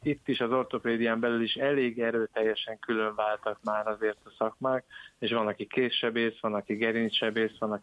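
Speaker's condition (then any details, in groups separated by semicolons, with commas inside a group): No condition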